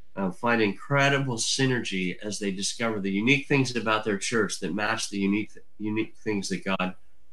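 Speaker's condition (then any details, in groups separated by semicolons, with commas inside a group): Cleft lip and palate; from birth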